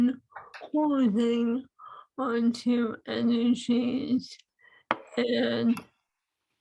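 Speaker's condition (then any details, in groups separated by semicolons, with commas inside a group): ALS; swallowing lost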